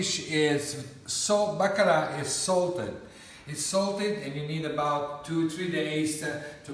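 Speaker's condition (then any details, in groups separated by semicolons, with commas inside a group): No condition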